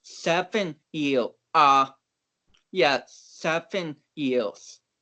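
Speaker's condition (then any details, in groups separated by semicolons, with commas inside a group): Cerebral palsy; oxygen loss at birth, affects speech, walking, balance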